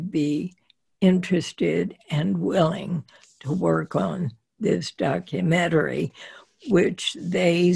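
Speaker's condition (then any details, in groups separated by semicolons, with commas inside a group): Spasmodic dysphonia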